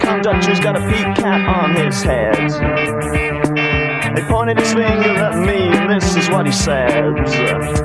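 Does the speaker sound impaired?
No.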